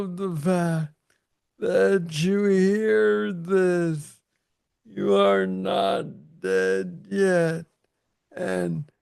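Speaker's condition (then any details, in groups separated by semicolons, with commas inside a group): Parkinson's disease; young onset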